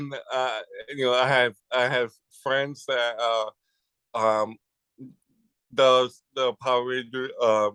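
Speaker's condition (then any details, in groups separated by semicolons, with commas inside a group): Cerebral palsy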